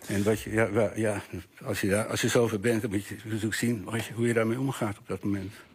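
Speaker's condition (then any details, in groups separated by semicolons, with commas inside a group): Parkinson's disease; diagnosed about four years earlier, tremor at onset, marked fatigue in first years; medication cocktail working well, symptoms reduced, less fatigue, roughly 15% substantia nigra left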